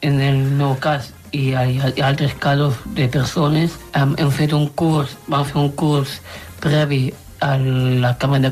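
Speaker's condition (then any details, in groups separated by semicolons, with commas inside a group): Down syndrome; genetic, three copies of chromosome 21, intellectual disability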